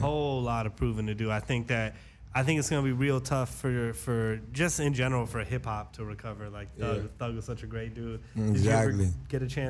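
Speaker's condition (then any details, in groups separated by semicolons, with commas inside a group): No condition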